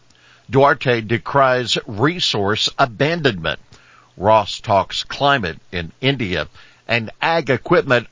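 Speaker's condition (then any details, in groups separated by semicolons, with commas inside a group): No condition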